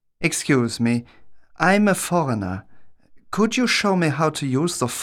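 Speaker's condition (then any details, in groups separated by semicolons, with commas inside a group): No condition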